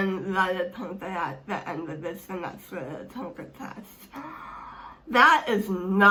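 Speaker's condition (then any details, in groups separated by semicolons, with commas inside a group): Speech impairment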